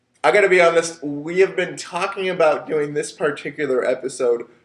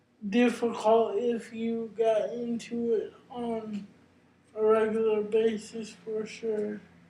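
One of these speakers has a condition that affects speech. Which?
The second: cerebral palsy; brain injury.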